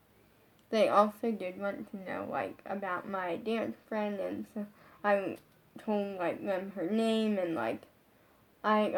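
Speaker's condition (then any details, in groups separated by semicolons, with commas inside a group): Brain injury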